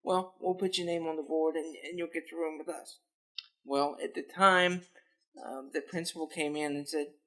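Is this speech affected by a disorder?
Yes: cerebral palsy; lifelong physical disability.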